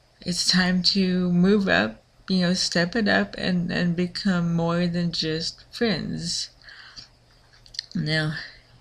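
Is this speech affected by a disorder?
Yes: cerebral palsy.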